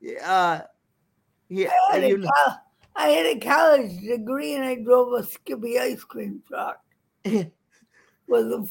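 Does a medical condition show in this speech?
Yes: cerebral palsy; permanent, wobbly gait, frequent falls; described as drooly and funny, once judged too poor for teaching, mistaken for drunk.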